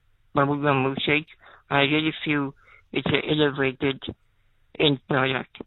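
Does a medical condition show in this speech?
Yes: spinal muscular atrophy; spinal muscular atrophy type 2, wheelchair user.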